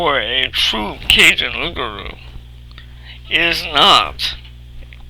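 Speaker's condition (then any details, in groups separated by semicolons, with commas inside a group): Cerebral palsy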